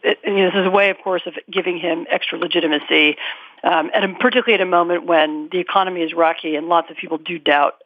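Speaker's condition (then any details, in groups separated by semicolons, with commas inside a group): No condition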